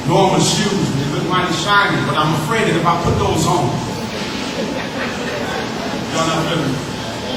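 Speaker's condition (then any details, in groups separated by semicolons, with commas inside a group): No condition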